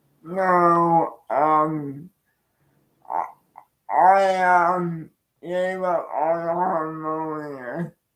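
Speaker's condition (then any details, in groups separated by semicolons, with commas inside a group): Cerebral palsy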